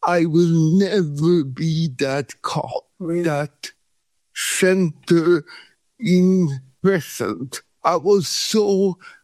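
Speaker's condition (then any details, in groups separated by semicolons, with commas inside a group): Cerebral palsy; body shaking 40 years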